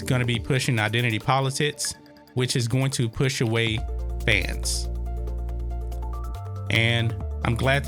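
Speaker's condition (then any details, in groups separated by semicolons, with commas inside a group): No condition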